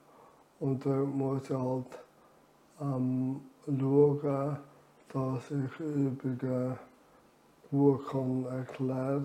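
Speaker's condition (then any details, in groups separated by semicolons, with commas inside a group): ALS; reduced air makes talking effortful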